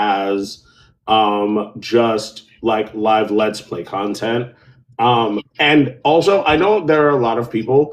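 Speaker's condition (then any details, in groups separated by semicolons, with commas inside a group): No condition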